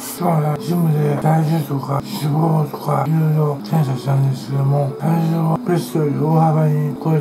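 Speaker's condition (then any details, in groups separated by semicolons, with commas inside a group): Tongue cancer, partial glossectomy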